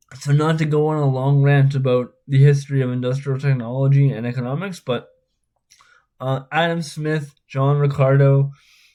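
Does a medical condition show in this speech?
Yes: spastic cerebral palsy.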